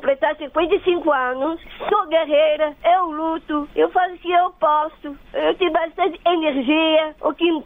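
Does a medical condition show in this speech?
Yes: Down syndrome; about to turn 55.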